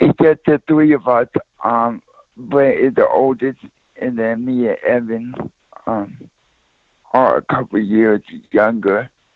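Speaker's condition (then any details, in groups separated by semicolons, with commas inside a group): Cerebral palsy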